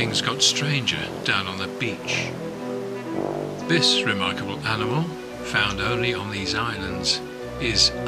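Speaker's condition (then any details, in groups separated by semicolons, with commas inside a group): No condition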